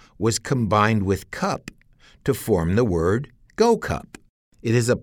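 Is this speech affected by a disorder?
No.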